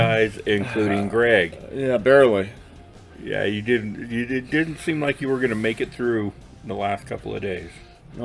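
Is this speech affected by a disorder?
No.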